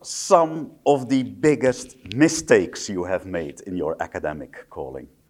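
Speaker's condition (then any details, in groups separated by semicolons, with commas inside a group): No condition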